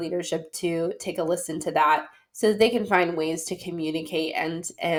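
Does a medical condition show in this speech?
No.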